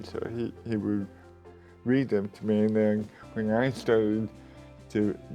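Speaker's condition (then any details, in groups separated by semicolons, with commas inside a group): Cerebral palsy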